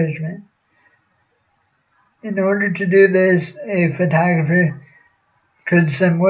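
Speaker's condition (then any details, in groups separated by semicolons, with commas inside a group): Cerebral palsy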